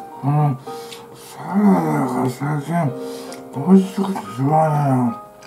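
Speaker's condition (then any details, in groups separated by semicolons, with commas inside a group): Tongue cancer, glossectomy; voice hard to understand, eats meals fully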